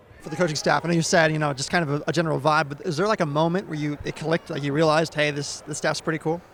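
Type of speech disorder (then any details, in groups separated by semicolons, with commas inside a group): None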